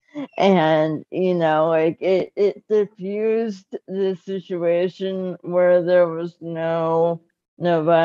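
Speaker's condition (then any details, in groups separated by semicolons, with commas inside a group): Cerebral palsy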